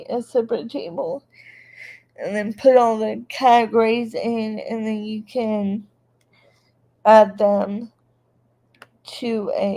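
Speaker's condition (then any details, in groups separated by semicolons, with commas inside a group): Cerebral palsy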